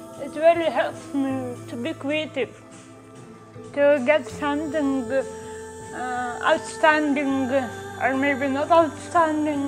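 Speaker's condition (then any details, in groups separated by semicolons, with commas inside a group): Cerebral palsy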